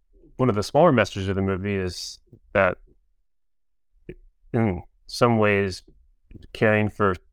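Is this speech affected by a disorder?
Yes: stuttering; since childhood, persistent, not intermittent; adult; notably disfluent, reading aloud very hard, stutters even alone when reading aloud; here blocks.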